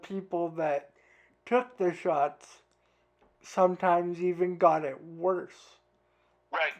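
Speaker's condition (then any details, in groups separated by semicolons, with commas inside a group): Cerebral palsy; from birth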